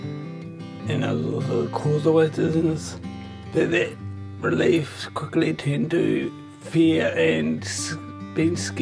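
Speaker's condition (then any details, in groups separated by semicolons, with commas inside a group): Multiple system atrophy; affects speech, eating and stability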